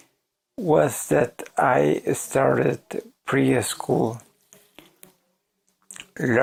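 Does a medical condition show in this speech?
Yes: ALS.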